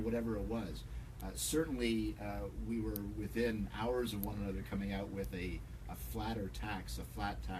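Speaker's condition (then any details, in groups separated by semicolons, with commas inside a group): No condition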